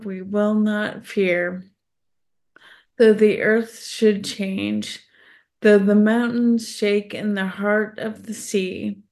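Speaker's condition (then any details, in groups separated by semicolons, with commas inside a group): ALS; progressive neurological disease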